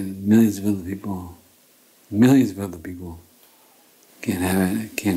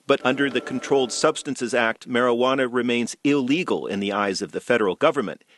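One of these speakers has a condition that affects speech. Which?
The first: Parkinson's disease; brain surgery; worsening, tremor, dyskinesia, on medication, dose increase considered; voice affected.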